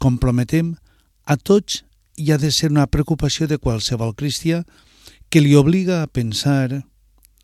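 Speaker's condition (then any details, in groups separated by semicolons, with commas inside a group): No condition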